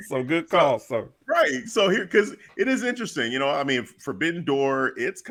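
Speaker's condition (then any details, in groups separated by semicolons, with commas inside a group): No condition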